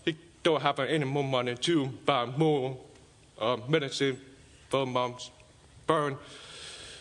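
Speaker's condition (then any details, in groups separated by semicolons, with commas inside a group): Deafness; deafness from early childhood in China, untreated ear infections, scar tissue in ears; deaf and mute as a child, now speaks, understood by most people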